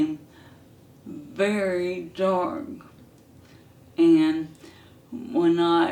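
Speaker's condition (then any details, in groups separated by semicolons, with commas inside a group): ALS; hand onset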